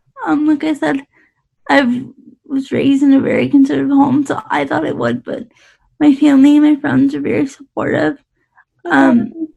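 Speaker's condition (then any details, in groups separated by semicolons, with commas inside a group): Cerebral palsy; quadriplegic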